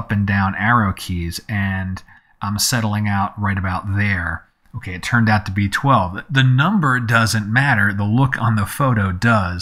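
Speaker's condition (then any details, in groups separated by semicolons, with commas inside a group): No condition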